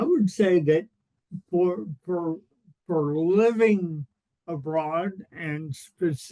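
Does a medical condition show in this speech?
Yes: cerebral palsy.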